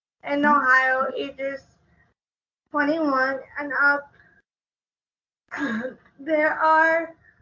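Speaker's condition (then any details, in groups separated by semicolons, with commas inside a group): Cerebral palsy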